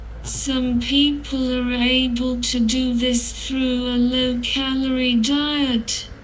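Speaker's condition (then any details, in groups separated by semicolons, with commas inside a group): Cerebral palsy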